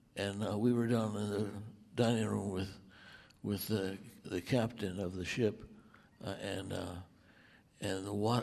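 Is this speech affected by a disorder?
Yes: Parkinson's; over 14 years since onset.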